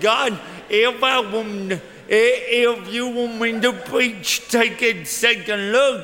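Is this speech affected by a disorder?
Yes: cerebral palsy; cerebral palsy with severe physical limitations, walks with a limp, shaky body; speech impediment, talks funny, hard to understand, distinctive delivery rhythm listeners get used to, message clear.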